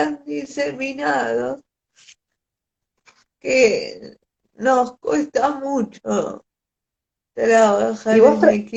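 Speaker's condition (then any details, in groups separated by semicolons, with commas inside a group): Cerebral palsy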